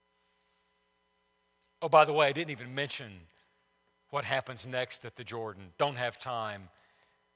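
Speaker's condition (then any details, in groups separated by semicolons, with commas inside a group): No condition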